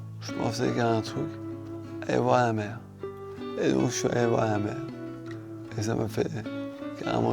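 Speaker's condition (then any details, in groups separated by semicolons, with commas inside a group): Charcot disease (ALS)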